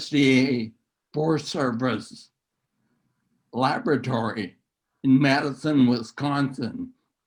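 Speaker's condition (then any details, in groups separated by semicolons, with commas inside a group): Neurological disease; speech affected, trouble speaking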